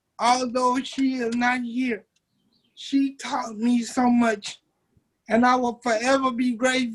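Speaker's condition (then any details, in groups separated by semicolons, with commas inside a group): Cerebral palsy; uses wheelchair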